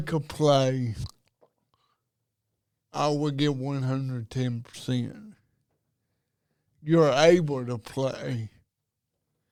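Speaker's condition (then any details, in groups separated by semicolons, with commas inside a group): Cerebral palsy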